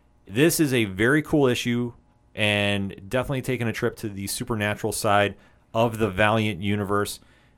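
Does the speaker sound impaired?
No.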